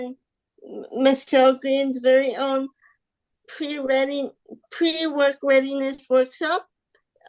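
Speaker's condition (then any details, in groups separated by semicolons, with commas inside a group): Spastic quadriplegic cerebral palsy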